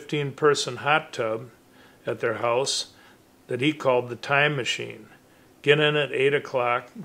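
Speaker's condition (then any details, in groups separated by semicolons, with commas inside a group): No condition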